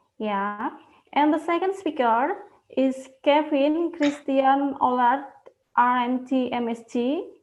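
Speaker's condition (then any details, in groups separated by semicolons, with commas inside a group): No condition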